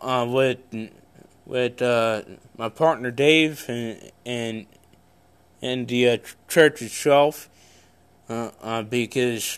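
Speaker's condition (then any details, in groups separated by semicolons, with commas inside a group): Cerebral palsy; congenital, no known medical cause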